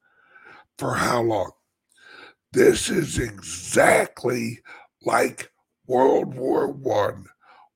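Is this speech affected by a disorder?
Yes: chronic voice problem; constant dry throat, urge to clear throat, stiff voice box loosening, easier when louder.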